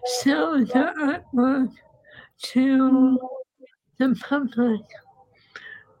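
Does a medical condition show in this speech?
Yes: ALS; quadriplegic, symptoms began about 11 years ago, diagnosed 10 years ago after about a year; singing and sound therapy; voice has obviously changed, once thought unable to sing, singing helps speaking and breathing.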